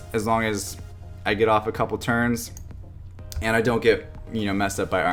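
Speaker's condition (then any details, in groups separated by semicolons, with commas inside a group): No condition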